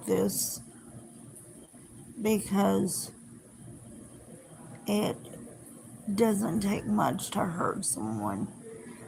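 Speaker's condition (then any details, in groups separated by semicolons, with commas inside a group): Cerebral palsy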